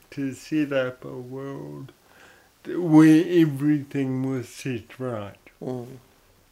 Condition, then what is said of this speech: Cerebral palsy. You're hearing an odd sort of voice. I've got cerebral palsy, and basically what that means is when I was born, or around the time